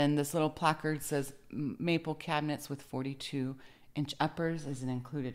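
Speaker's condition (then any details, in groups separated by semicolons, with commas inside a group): No condition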